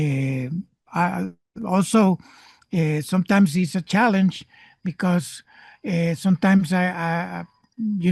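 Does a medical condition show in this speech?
No.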